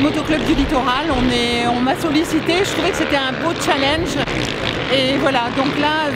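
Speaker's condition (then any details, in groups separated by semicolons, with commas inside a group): No condition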